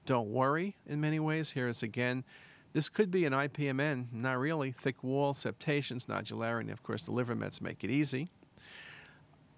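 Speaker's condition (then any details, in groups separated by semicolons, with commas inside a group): No condition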